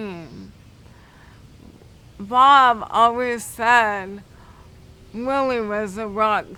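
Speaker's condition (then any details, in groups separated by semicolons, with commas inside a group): Cerebral palsy; affects balance; physical therapy twice weekly, occasional loss of balance; affects speech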